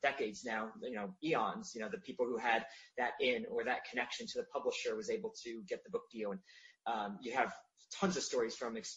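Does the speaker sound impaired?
No.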